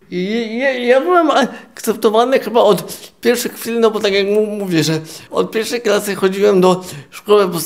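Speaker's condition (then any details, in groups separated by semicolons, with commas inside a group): Cerebral palsy, quadriplegic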